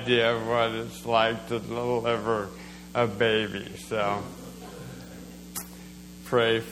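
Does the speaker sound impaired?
Yes: slowed speech, swallowing problems; speech and swallowing affected.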